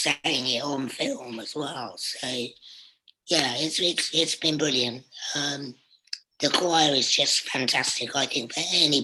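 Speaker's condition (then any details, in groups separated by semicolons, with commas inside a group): Laryngectomy; voice box surgically removed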